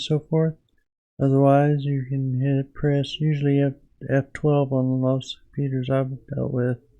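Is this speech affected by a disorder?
Yes: Parkinson's disease.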